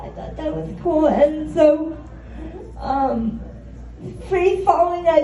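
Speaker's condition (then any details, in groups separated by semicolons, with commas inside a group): Cerebral palsy; spastic quadriplegia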